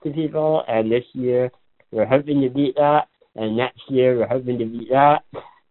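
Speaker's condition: Spinal muscular atrophy; diagnosed at about 11 months, motor neurons die, progressive muscle weakness with age, wheelchair user

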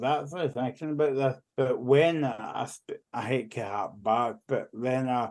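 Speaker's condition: Cerebral palsy; childhood speech hard for others to understand, speech therapy at school, learned to talk

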